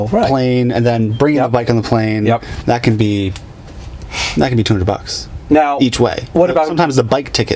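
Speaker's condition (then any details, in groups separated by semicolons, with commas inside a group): No condition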